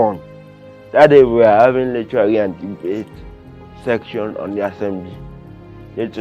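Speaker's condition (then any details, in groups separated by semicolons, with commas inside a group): Cerebral palsy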